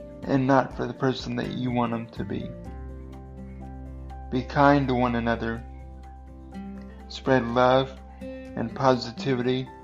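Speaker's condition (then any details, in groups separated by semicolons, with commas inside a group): Cerebral palsy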